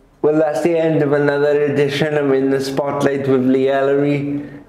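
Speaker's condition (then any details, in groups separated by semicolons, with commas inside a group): Cerebral palsy; quadriplegic form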